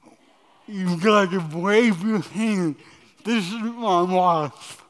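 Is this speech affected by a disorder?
Yes: cerebral palsy; cerebral palsy from birth at St. Edward's (now Mercy Hospital).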